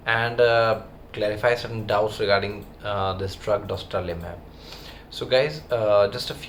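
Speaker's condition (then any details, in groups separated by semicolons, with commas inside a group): No condition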